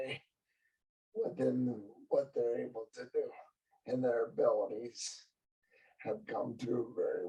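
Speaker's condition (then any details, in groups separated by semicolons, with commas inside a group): Cerebral palsy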